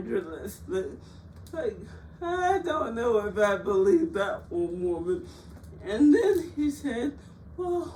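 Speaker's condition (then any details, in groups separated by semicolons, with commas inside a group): Cerebral palsy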